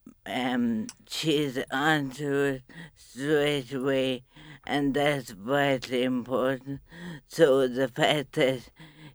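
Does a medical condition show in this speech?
Yes: motor neurone disease; bulbar palsy form, slurring onset, diagnosed eight months later, myasthenia gravis excluded, limbs unaffected, independent; Velutech, breathing muscle relaxants, fasciculations, Nippy non-invasive ventilator, speech aids, speech and language therapist, tires easily; steadily worsening, weak tongue, voice, swallowing and breathing affected, aspiration risk, thinking intact.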